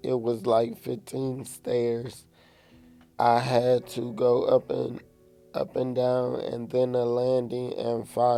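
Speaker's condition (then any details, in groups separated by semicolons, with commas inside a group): Cerebral palsy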